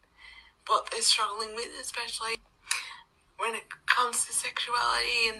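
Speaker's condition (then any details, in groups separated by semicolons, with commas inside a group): Cerebral palsy; wheelchair user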